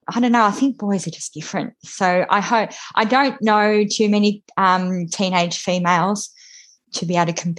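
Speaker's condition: Cleft lip and palate; speech therapy in childhood, cleft not obvious by own account

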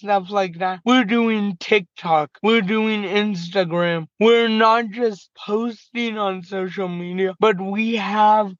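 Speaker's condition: Cerebral palsy, mild

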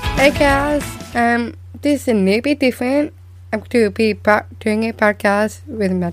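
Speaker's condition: Down syndrome; diagnosed shortly after birth

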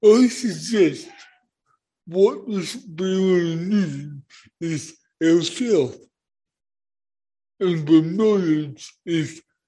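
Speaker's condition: Cerebral palsy; born not breathing

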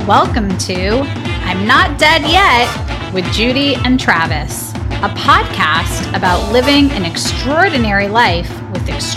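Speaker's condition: No condition

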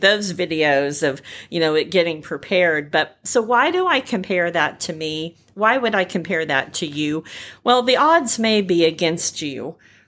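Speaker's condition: Repaired cleft palate; roof of mouth only

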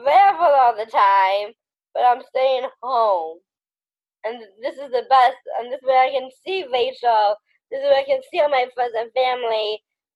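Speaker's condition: Down syndrome

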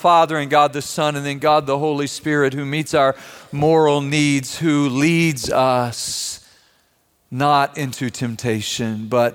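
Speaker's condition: No condition

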